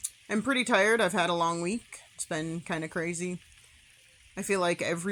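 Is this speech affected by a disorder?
No.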